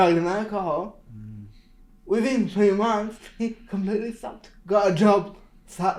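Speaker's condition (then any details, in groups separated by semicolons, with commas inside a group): Cerebral palsy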